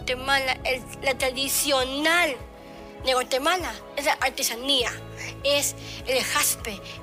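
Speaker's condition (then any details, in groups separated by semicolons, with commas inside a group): Down syndrome; short limbs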